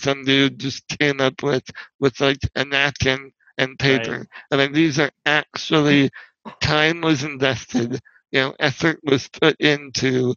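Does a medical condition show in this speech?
Yes: spinal muscular atrophy; wheelchair user.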